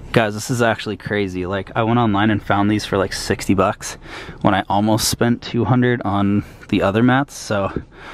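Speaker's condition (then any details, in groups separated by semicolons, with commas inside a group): No condition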